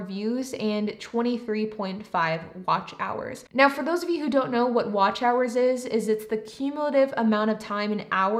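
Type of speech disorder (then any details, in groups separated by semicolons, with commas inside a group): None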